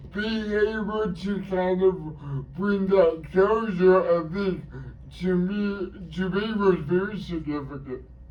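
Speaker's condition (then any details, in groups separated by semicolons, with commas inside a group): Cerebral palsy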